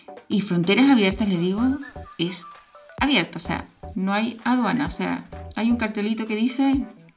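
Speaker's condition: No condition

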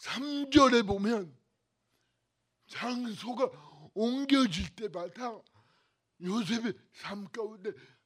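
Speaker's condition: Cerebral palsy; bent body

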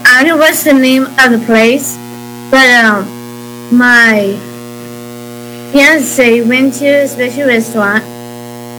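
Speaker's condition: Down syndrome

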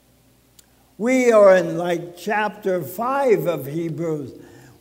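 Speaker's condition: ALS (Lou Gehrig's disease); no cure

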